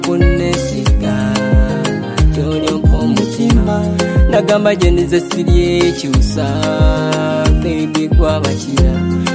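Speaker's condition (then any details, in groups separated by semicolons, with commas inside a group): No condition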